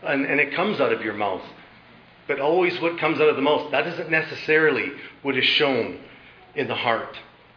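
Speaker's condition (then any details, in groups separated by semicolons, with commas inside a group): No condition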